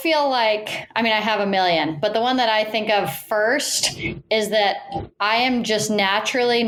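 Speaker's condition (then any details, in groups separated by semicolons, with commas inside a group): No condition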